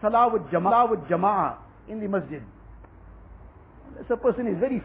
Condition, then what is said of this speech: None; typical speech.